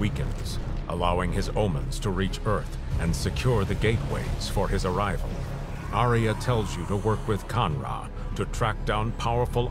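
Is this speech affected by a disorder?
No.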